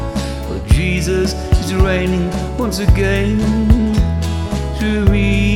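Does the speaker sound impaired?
No.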